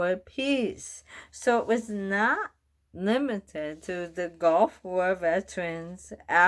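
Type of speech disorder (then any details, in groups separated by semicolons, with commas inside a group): Bulbar dysarthria; bulbar onset ALS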